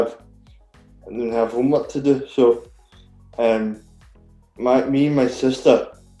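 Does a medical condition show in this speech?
Yes: cerebral palsy; very rigid body.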